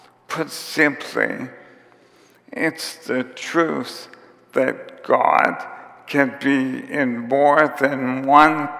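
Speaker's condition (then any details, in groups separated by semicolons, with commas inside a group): ALS; onset with tiredness and clumsiness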